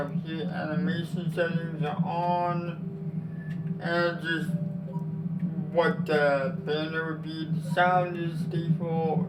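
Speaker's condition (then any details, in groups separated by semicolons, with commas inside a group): Cerebral palsy; affects legs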